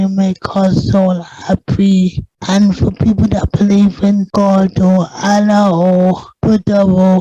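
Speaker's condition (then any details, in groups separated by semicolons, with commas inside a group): Cerebral palsy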